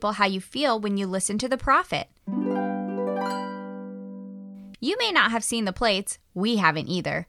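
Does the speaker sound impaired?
No.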